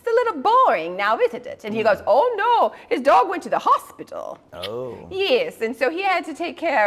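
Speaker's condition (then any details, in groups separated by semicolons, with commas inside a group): No condition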